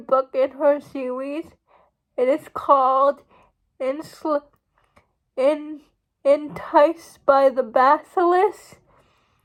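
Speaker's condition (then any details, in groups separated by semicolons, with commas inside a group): Cerebral palsy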